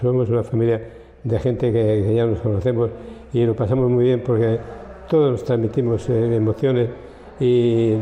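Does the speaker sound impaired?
Yes: Parkinson's disease; onset around turn of century at about age 63, about 19 years since onset, same medications for 19 years; age 82, agile gait, 50 to 100 daily abdominals, drives own car, punching bag at home for Parkinson.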